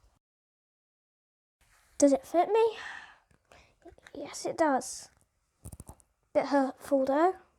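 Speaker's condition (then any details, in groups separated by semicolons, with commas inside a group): No condition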